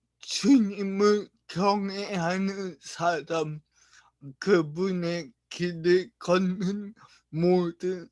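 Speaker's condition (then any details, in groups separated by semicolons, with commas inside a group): Brain lesion disability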